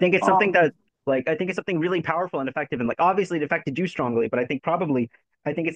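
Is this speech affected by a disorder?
No.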